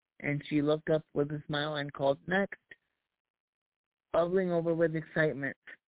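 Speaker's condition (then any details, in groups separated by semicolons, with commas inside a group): Cerebral palsy; voice improved over last year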